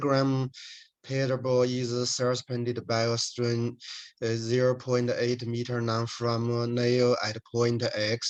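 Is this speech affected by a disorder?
No.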